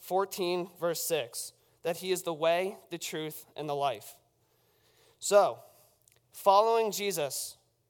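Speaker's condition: No condition

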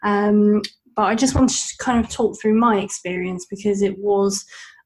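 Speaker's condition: Bilateral cleft lip and palate; fed as infant on Man bottle squeeze feeding bottle

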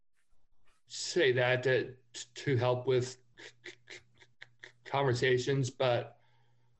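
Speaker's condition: Stutter; past speech therapy; not currently in speech therapy; stutters most on own name, noticeable right away to new people; repeated words, blocks

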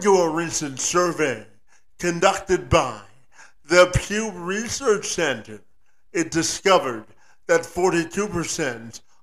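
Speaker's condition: Cerebral palsy; cerebral palsy present from birth

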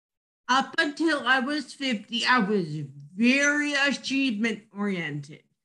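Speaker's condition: Dysarthria after stroke; stroke at age 50, double vision then collapse, tracheotomy, feeding tube, could not walk, swallow or eat; about 5 years post stroke, speech therapy with Claire, students Keziah and Emily, yoga, singing lessons; could not talk at first, letter board, possibly aphasic, dysarthria remains, much improved, diaphragmatic breathing, over-articulation

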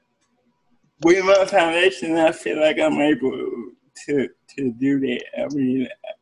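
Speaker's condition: Cerebral palsy; therapists involved in upbringing

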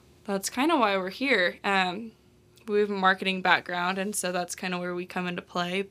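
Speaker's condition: No condition

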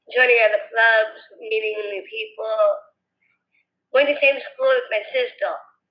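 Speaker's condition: Down syndrome; Down syndrome from birth, now age 28, early intervention at UCLA in early childhood

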